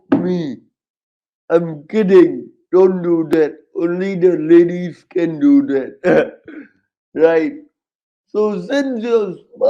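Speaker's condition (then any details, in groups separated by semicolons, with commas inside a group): Cerebral palsy, severe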